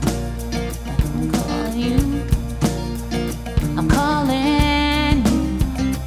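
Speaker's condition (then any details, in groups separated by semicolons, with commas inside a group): No condition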